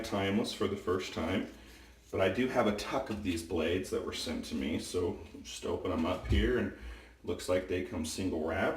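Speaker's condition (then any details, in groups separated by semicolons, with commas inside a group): No condition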